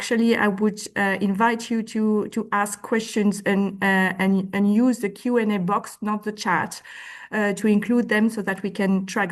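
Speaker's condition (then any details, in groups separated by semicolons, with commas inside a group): No condition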